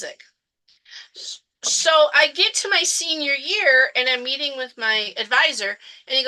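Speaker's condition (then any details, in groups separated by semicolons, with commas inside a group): No condition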